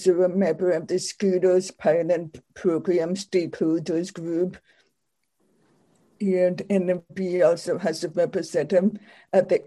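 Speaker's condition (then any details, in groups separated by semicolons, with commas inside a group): Deafness; speaks for self, also uses sign language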